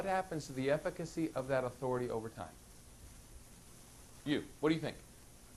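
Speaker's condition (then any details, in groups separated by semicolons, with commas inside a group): No condition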